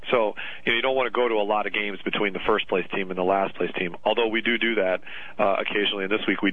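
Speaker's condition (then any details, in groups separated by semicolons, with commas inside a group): No condition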